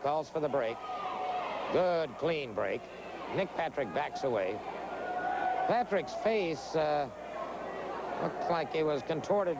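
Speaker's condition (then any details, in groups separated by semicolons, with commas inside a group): No condition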